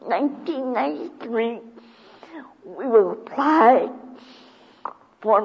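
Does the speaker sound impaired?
Yes: cerebral palsy.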